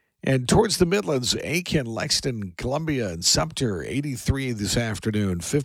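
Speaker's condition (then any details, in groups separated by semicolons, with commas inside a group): No condition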